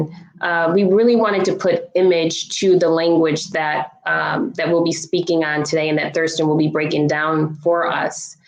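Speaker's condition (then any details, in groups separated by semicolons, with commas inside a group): No condition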